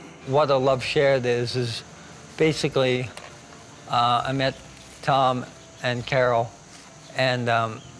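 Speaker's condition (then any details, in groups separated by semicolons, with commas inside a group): ALS; affects hands; cannot hold a knife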